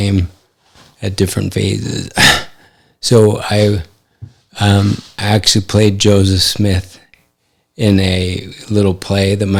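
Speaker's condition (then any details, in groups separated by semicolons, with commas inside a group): ALS; affects hand function; recently diagnosed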